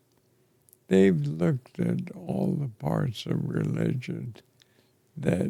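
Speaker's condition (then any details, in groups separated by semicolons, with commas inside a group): ALS; affects chest and throat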